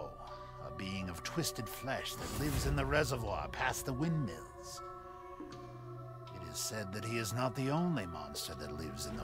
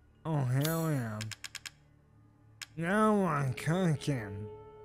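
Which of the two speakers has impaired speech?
The second: ALS.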